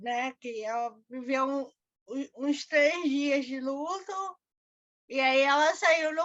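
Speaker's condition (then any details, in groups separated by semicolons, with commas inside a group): Cerebral palsy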